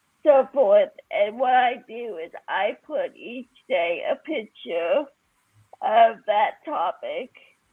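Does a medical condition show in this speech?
Yes: cerebral palsy.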